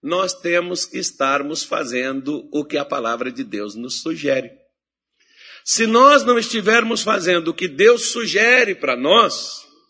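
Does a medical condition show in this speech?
No.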